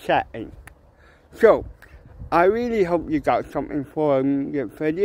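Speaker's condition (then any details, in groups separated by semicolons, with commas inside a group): Cerebral palsy; mild, ataxic type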